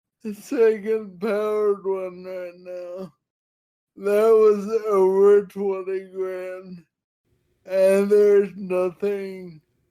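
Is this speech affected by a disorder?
Yes: Friedreich's ataxia.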